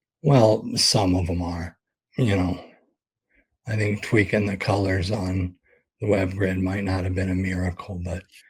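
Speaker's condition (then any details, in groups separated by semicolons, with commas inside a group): ALS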